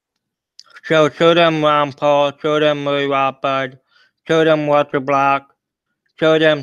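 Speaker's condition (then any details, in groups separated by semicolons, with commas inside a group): Cerebral palsy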